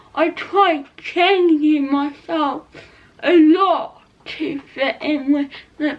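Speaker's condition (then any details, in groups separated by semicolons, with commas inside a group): Cerebral palsy; not quadriplegic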